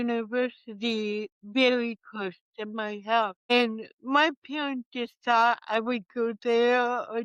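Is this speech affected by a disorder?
Yes: cerebral palsy.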